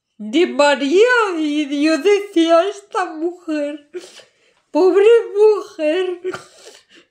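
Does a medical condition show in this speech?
Yes: ALS; ALS, limb onset, right leg then left leg, then arms; hands and arms barely move, now affecting speech; increasingly hard to articulate, losing speech.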